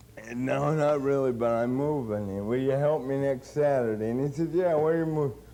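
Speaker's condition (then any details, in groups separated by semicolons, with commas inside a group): Cerebral palsy; since birth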